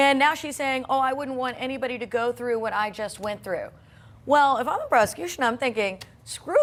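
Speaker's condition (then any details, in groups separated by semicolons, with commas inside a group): No condition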